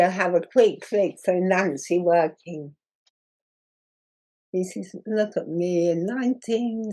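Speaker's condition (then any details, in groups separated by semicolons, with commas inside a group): Muscular dystrophy; progressive muscle wasting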